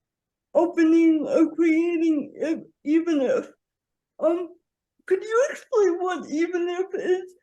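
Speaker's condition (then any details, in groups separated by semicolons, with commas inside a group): Quadriplegic cerebral palsy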